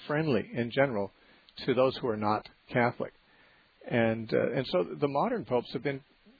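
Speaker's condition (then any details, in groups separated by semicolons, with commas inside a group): No condition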